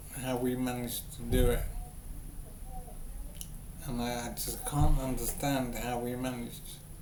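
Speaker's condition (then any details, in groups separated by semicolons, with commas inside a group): Brain injury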